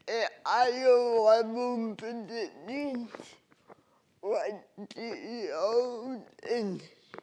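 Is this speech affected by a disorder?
Yes: cerebral palsy.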